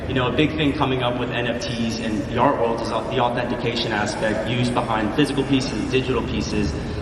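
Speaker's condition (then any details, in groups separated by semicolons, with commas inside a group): No condition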